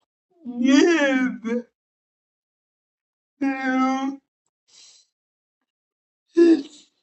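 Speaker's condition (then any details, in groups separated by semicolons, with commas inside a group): Cerebral palsy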